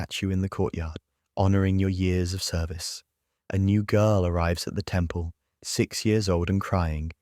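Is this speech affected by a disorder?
No.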